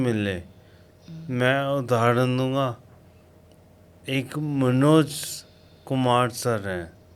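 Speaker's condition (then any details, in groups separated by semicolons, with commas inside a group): Coma after road accident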